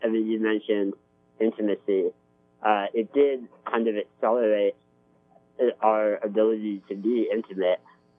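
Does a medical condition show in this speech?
Yes: spinal muscular atrophy; type 2, congenital, never able to walk or crawl, wheelchair since age 2.5, weighs 65 pounds; Spinraza about 2 years, some strength gains, weakness progression stopped, needs help moving items, eating; better jaw muscles since Spinraza.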